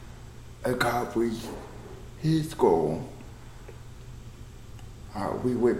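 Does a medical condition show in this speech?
Yes: cerebral palsy; cerebral palsy with body spasms and gyrations.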